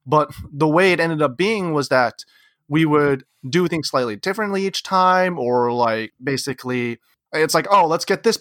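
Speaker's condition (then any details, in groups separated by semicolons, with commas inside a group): No condition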